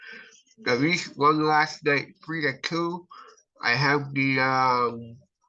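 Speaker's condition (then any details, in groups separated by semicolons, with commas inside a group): Cerebral palsy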